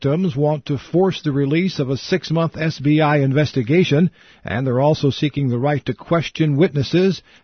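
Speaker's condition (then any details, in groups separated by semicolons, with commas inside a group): No condition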